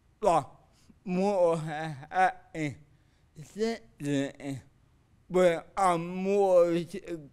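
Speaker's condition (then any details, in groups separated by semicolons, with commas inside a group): Cerebral palsy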